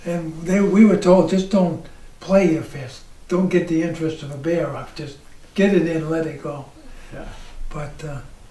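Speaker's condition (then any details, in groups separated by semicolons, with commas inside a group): ALS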